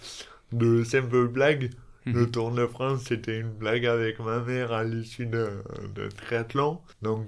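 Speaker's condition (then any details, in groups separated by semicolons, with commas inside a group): Dystonia; elocution difficulties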